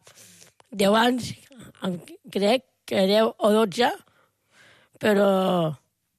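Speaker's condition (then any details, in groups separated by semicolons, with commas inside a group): Down syndrome; intellectual disability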